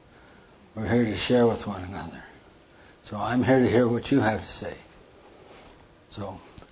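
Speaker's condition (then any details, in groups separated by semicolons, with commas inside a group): Parkinson's; hand tremor during talk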